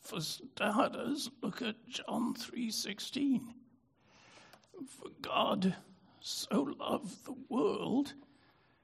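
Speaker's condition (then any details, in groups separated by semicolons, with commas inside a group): Spasmodic dystonia; brain disorder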